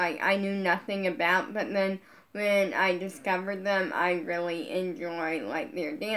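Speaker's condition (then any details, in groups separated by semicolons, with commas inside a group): Brain injury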